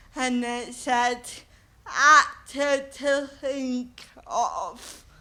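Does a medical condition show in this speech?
Yes: cerebral palsy.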